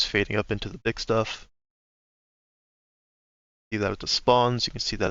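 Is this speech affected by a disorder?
No.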